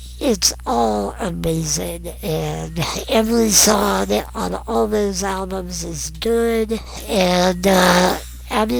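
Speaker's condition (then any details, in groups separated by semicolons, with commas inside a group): Non-progressive muscular dystrophy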